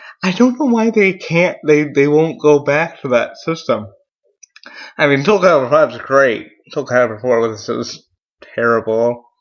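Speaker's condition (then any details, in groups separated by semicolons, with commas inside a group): Cerebral palsy; mild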